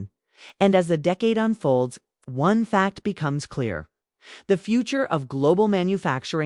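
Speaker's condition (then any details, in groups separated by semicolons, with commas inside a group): No condition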